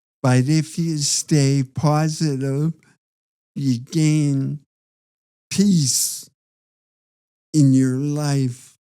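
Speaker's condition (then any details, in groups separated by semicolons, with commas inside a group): Parkinson's disease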